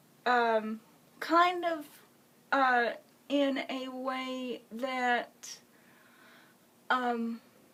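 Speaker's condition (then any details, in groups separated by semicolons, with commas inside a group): Cerebral palsy; congenital, uses wheelchair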